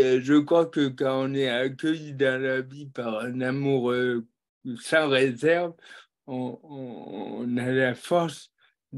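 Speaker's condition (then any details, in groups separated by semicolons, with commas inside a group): Cerebral palsy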